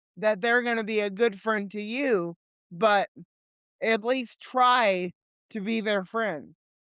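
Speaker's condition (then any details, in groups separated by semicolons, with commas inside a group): Cerebral palsy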